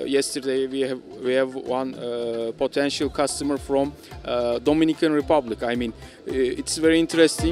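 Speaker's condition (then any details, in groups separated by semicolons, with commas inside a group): No condition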